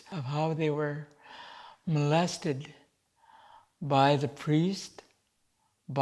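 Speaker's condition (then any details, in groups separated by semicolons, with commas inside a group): Cerebral palsy; present from birth, late diagnosis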